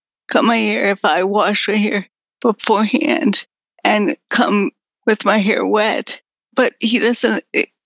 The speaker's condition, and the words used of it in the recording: Multiple sclerosis. My voice goes up and down, in and out, depending on the strength of my pulmonary muscles.